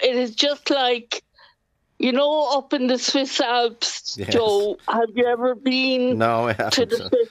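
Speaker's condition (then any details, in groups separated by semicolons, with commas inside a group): Cerebral palsy; cerebral palsy from birth, quadriplegia, legs fixed by surgery so don't bend, dependent on two carers and hoist; confined to bed, special hoist awaiting part or replacement from HSE, head OT exploring other options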